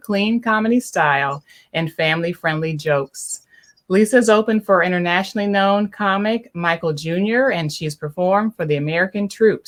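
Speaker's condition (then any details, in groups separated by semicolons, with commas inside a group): No condition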